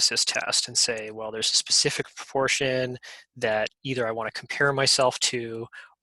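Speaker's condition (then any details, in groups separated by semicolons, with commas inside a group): No condition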